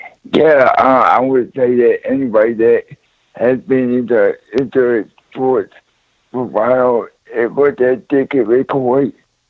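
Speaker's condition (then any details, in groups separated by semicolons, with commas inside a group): Cerebral palsy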